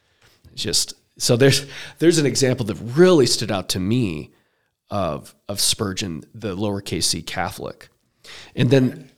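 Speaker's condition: No condition

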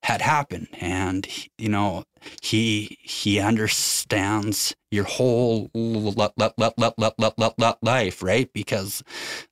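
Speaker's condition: Stutter; long-standing, long tried to hide it; stuttering evident during recording; sound and word repetitions, repeated fillers uh, hesitations and restarts; repeated sounds, repeated words

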